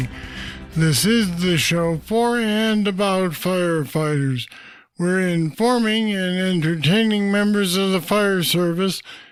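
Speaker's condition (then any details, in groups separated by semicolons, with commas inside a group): Parkinson's disease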